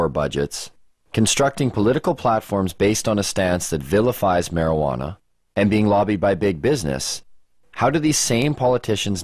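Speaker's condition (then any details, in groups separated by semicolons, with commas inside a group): No condition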